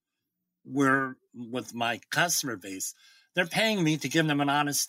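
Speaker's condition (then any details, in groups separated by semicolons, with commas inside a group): Bilateral cleft lip and palate; congenital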